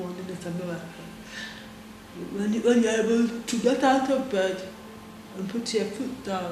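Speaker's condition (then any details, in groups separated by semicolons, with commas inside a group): Cerebral palsy; affects handwriting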